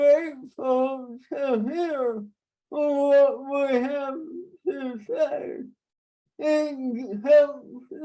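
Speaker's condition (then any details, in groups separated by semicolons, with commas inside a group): Traumatic brain injury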